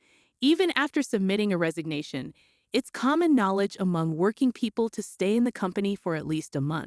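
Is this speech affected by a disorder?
No.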